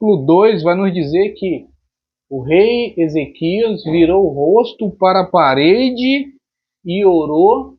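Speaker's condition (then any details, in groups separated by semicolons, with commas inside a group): No condition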